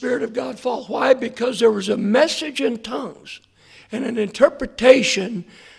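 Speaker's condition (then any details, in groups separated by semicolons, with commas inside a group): Hoarseness after vocal cord surgery; earlier doctor attributed voice problem to aging, second opinion sought; post-operative check on Monday good, vocal cords look straight, hoarseness remains; hard to hear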